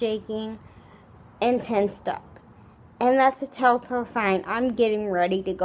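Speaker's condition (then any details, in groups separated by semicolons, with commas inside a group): Cerebral palsy, spastic, severe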